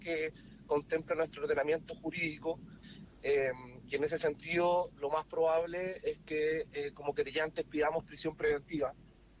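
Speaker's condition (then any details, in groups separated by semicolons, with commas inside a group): No condition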